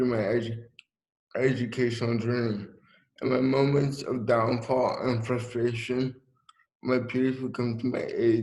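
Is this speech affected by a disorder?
Yes: cerebral palsy; from birth after resuscitation, affects speech, walking, motor function; speech audibly affected, no speech or self-feeding in childhood.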